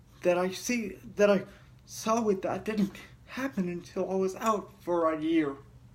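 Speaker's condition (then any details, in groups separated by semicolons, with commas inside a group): Cerebral palsy; heavily altered breathing patterns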